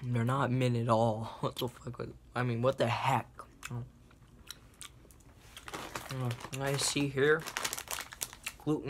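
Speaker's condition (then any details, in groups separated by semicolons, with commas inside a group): No condition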